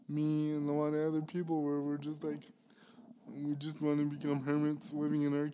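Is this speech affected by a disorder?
Yes: cerebral palsy; poor typing ability.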